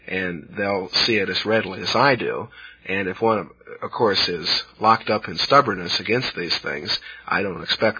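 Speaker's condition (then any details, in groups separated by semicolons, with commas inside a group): No condition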